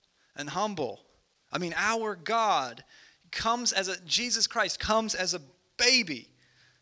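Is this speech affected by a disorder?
No.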